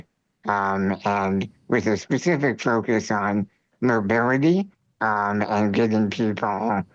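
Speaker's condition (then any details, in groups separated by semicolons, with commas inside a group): Spinal muscular atrophy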